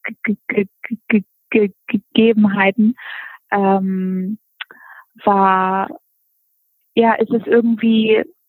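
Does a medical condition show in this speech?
Yes: stuttering; since early childhood, logopedics, no reading aloud at school, four-week VIPER-model desensitization intensive therapy at 15; age 28, much internal stuttering, audible stuttering less, more audible in some phases; brief pause then continues without audible stutter, feels symptoms before heard; here repeated sounds.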